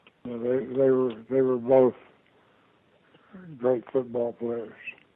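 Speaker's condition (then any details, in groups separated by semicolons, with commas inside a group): Parkinson's disease; diagnosed about two years ago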